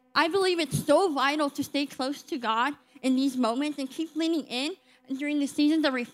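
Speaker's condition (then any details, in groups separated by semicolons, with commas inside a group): Cleft lip and palate; told from young age would not communicate as properly as others, formerly lacked confidence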